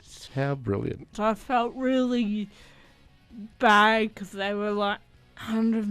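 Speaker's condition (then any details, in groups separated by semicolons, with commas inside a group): Athetoid cerebral palsy; athetoid cerebral palsy, wheelchair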